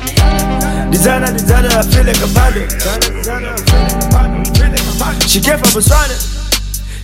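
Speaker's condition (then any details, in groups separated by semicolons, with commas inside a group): No condition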